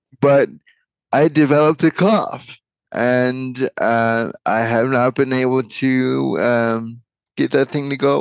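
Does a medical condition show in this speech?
Yes: cerebral palsy.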